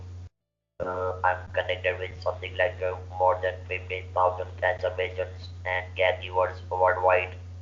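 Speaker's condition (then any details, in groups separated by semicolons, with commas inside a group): Laryngeal cancer surgery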